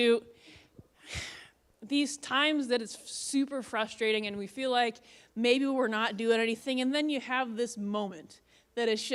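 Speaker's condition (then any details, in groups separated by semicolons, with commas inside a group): No condition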